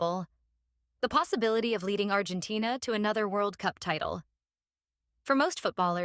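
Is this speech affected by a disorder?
No.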